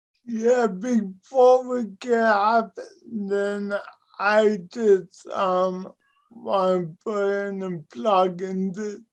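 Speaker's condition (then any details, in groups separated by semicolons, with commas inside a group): Cerebral palsy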